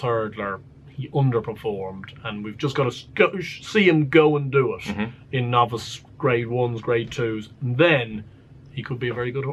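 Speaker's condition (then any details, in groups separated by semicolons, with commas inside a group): No condition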